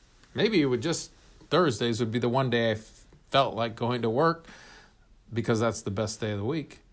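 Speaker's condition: No condition

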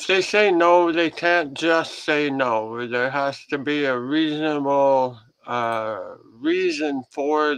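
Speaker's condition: Head and neck cancer surgery; crooked head since

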